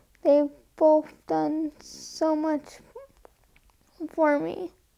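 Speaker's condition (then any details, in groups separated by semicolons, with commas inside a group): Cerebral palsy; diagnosed in childhood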